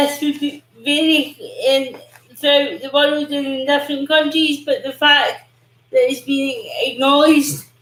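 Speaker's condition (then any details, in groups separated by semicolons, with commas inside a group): Cerebral palsy; predicted never to talk, now talks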